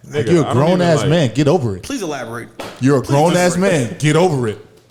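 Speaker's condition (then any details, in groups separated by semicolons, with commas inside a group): No condition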